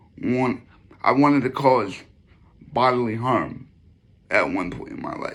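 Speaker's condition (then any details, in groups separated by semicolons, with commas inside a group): Cerebral palsy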